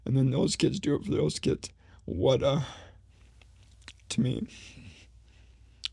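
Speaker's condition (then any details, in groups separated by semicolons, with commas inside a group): ALS; slowly progressing form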